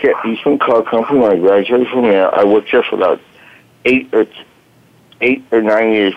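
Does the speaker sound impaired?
Yes: voice box damage from tracheostomy; fire at 30, medic's trach tube damaged voice box, traumatic brain injury, 1-2 week coma; lasting physical voice challenge from damaged voice box.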